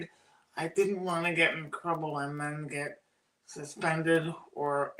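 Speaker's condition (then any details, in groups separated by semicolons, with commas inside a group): Cerebral palsy; oxygen loss at birth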